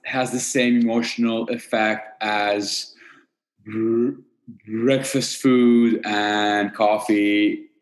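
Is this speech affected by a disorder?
Yes: stutter; debilitating stutter, avoided speaking about two decades, UK speech therapy course, Toastmasters public speaking; still stutters, seasoned stutterer, controls stutter with breathing technique from UK speech therapy course; stutters in all three languages, breathing technique gives more fluent speech; here prolonged sounds, blocks.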